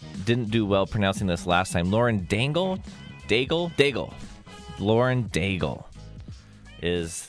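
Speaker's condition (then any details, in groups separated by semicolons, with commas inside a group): No condition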